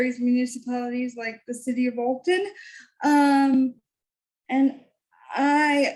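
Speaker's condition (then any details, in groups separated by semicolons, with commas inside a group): Cerebral palsy; from birth, wheelchair user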